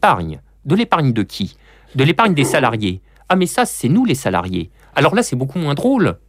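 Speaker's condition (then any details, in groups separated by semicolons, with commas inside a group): No condition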